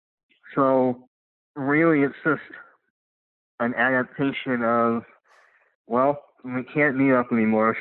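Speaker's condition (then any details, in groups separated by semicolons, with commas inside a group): Cleft lip and palate; congenital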